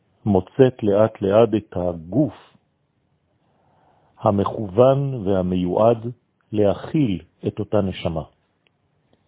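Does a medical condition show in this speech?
No.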